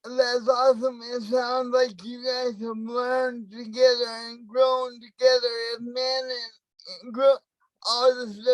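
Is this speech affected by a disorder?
Yes: cerebral palsy, spastic, mild.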